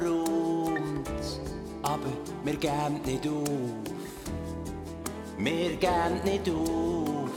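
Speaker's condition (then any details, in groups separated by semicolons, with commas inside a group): No condition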